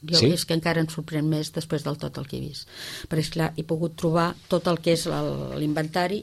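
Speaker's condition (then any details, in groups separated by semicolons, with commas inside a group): No condition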